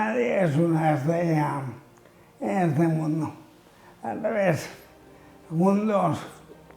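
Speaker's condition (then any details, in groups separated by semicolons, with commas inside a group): Amyotrophic lateral sclerosis (ela)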